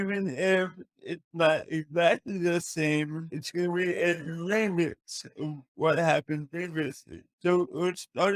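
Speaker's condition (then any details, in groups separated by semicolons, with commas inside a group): Cerebral palsy; speech affected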